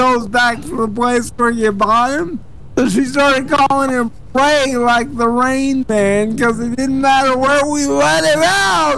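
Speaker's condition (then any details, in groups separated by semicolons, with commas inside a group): Cerebral palsy; speech sounds drunk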